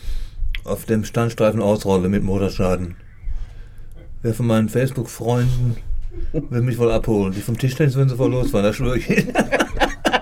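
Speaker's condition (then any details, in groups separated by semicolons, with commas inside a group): Parkinson's disease; cognition and memory not affected by Parkinson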